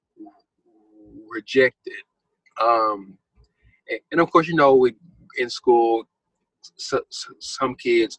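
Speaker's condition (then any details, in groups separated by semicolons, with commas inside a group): Stuttering; stuttering since childhood; ongoing stutter, may never stop stuttering; stutter audible in recording, formerly heavily hindered speaking; repeated sounds, prolonged sounds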